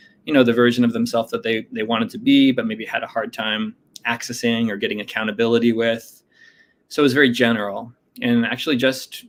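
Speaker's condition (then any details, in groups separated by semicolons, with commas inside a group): No condition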